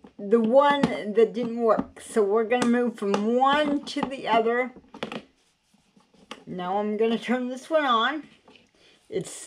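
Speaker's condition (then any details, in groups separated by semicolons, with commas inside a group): Cerebral palsy; cannot walk, crawls to get around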